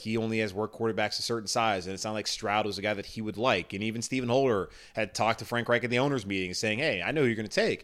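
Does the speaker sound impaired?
No.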